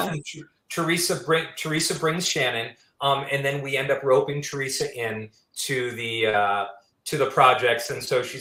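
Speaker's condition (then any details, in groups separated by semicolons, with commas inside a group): No condition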